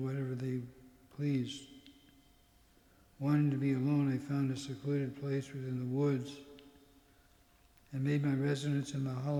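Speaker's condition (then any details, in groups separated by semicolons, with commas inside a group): Parkinson's; tremor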